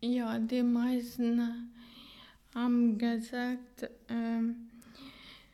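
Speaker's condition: Ataxia, severe; hereditary ataxia

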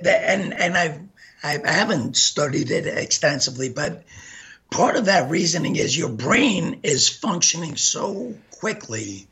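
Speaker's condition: Gunshot injury to voice box; shot 15 times

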